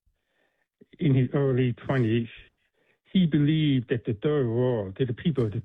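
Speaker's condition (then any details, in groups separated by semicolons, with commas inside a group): Deafness; deaf accent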